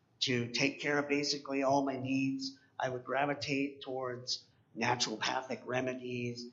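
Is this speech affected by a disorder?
Yes: cleft palate; congenital cleft palate.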